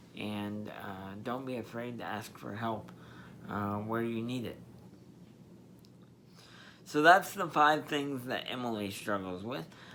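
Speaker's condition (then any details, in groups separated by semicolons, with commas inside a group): Spastic diplegia cerebral palsy; spastic diplegia, legs affected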